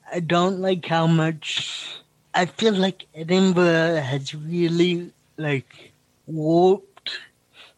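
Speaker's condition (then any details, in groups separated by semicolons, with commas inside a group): Cerebral palsy; noticeable speech impediment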